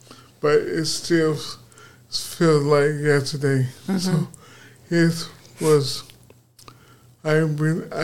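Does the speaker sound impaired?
Yes: aphasia; aphasia after four strokes, first the worst, arms and slurred speech, later vision and balance; speech strengthened through recovery, now speaking on podcast.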